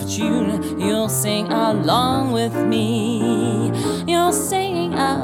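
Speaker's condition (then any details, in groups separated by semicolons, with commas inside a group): No condition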